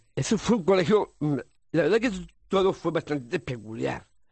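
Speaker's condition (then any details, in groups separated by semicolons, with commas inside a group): Down syndrome; congenital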